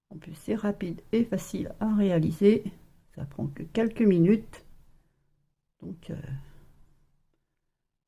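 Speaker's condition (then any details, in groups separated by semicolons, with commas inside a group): No condition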